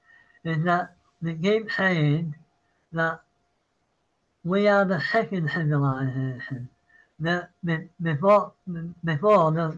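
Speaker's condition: Parkinson's; apologizes mid-sentence

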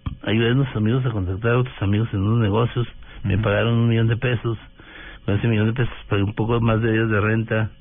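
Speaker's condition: Parkinson's disease; onset after returning to Bogotá, stooped hunched posture at times, loss of strength, weakness; voice sometimes trembles, sometimes intelligible, sometimes not understood at all

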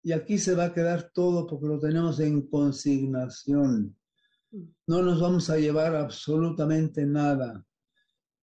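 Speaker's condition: Parkinson's disease; no tremor

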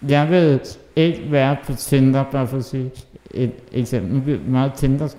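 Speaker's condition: Muscular dystrophy (muskelsvind); has helper

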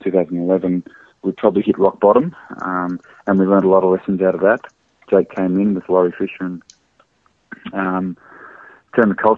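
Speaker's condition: No condition

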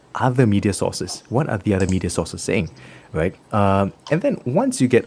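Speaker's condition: No condition

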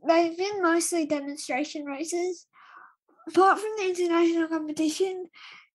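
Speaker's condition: Cerebral palsy, spastic dystonic quadriplegia

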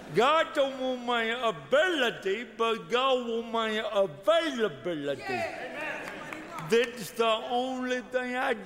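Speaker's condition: Cerebral palsy, severe; speech impediment, talks funny, distinctive rhythm of delivery, understandable once listener adjusts

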